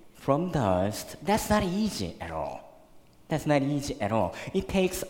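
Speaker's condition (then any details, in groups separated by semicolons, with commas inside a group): Cleft lip and palate, severe; one in junior high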